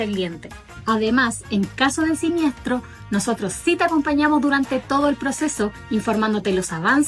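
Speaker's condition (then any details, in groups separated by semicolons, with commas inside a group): No condition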